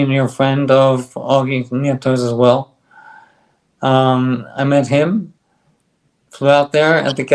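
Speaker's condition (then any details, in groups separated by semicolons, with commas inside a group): ALS; on drug, stronger bite, speaks better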